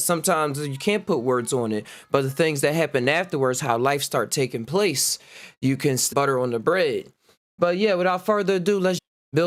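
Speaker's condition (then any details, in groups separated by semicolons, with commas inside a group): No condition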